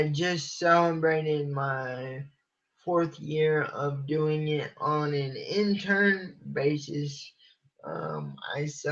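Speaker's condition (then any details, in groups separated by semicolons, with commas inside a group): Cerebral palsy; from birth, uses wheelchair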